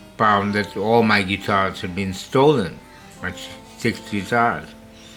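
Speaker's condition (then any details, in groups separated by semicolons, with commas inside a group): Slurred speech from poisoning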